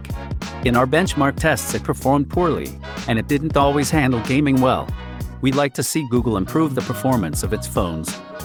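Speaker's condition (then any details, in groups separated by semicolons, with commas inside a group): No condition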